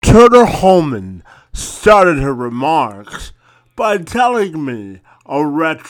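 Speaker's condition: Cerebral palsy; daily obstacles and challenges

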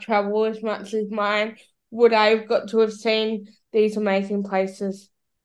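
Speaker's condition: Cerebral palsy; carries spare cochlear implant

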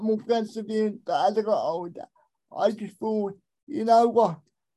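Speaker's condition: Cerebral palsy; able to communicate

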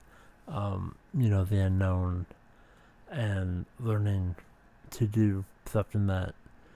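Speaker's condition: Speech impediment

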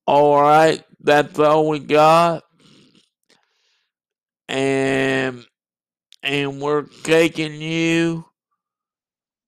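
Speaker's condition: Cerebral palsy and muscular dystrophy; present since childhood

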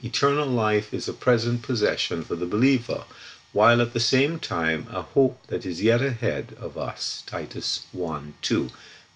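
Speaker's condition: No condition

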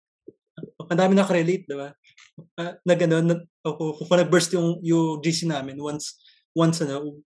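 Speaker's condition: Stuttering; stutter since early childhood, noticed on entering grade school; ongoing stutter, actively coping through Toastmasters public speaking club and speech contests; broken, choppy non-fluent speech, dreads answering strangers like jeepney drivers, public communication affected; repeated sounds, repeated words

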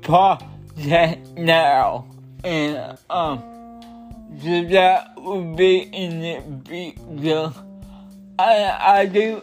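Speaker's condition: Cerebral palsy

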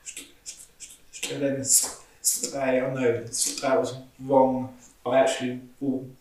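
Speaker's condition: Stutter; stammer, difficulty saying things at work raising safety concerns, speech reportedly different when drunk; repeated sounds, prolonged sounds

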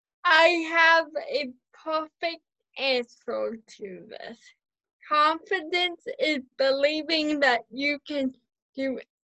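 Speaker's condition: Cerebral palsy; mild spastic quadriplegic, since birth

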